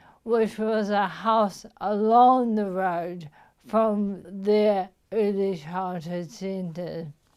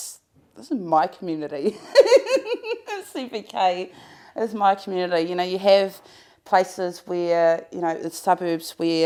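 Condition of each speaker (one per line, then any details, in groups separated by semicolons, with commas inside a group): Motor neuron disease
No condition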